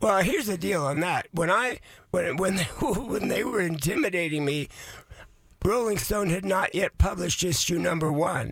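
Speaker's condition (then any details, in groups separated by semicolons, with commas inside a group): Voice changed after vocal cord surgery; may sound less clear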